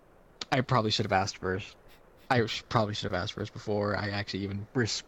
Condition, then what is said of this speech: None; typical speech.